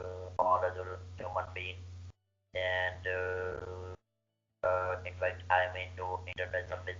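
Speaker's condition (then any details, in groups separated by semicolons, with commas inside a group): Laryngeal cancer surgery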